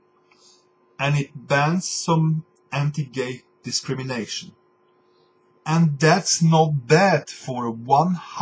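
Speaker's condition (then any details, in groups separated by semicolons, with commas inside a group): No condition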